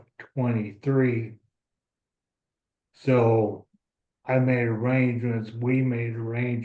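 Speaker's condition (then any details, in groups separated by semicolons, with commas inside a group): ALS; about two years since diagnosis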